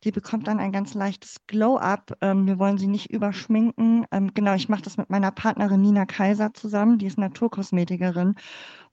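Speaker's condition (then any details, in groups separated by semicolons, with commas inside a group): Cleft palate; congenital, born in former GDR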